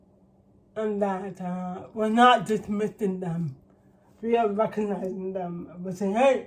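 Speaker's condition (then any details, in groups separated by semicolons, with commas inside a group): Cerebral palsy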